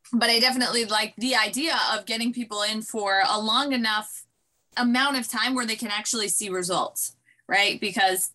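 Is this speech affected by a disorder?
No.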